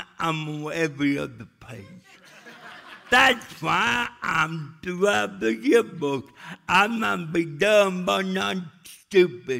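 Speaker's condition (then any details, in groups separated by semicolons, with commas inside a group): Cerebral palsy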